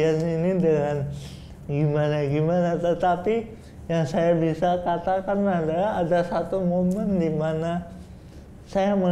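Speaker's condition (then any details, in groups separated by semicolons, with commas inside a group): Cerebral palsy; since birth, breech delivery injury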